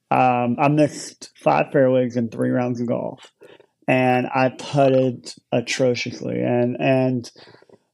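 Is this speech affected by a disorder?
Yes: cleft lip and palate; large hole in mouth at birth.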